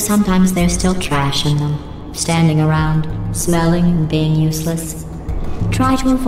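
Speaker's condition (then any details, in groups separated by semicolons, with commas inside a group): No condition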